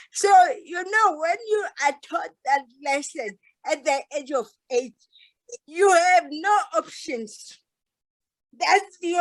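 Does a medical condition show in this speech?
Yes: cerebral palsy.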